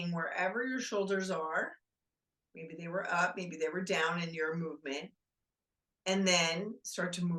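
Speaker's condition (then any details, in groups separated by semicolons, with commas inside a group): No condition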